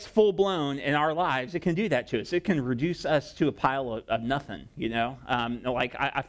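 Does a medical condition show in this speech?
No.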